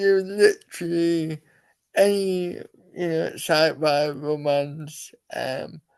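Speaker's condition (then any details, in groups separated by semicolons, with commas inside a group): Cerebral palsy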